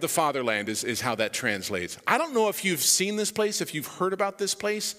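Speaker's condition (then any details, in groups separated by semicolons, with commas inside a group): No condition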